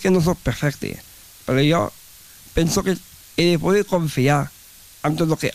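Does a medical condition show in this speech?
Yes: Down syndrome; extra chromosome, different pace of learning; age 30; very talkative, expresses self in own way and own words, dislikes being corrected.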